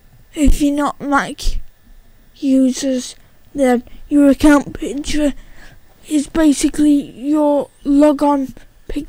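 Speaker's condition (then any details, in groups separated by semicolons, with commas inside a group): Cerebral palsy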